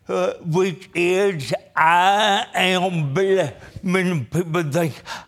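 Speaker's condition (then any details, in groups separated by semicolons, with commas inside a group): Cerebral palsy; born dead for 18 minutes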